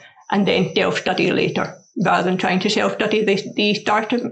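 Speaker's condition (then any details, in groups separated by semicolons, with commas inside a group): Deafness; learning braille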